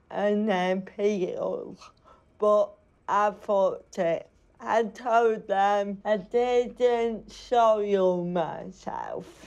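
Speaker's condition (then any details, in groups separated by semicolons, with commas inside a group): Ataxic cerebral palsy; speech affected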